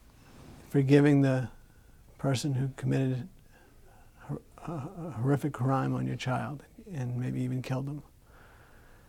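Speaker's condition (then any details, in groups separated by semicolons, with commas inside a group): Parkinson's disease; some speech issues, ice water harms vocal cords, drinks warm water, speech therapy judged unnecessary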